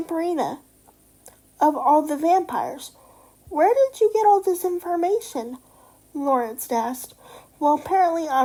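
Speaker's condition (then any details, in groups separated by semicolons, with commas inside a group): Cerebral palsy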